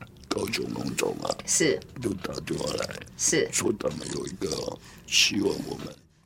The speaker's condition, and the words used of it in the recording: Laryngectomy. 你能够把自己练到用实道语开口讲话，那真的就已经是一个很棒的一个成就